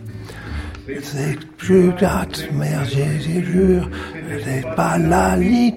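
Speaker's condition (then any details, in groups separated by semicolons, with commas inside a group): Stroke with aphasia; halting, needs time, repeats phrases after helper, understood well only by few people, worse with fear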